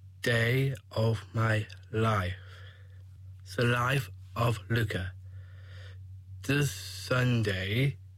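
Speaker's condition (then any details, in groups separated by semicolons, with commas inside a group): Down syndrome; 21 years old; age 21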